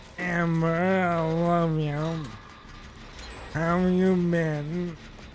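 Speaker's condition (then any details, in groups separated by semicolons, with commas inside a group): ALS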